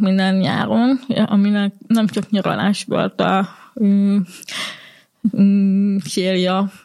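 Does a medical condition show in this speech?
Yes: hearing loss; relies on lipreading; uses live speech-to-text captioning, oral interpreting, colleague re-articulates in groups; communicates in spoken language.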